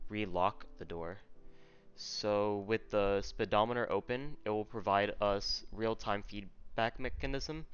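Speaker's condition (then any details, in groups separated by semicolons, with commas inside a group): No condition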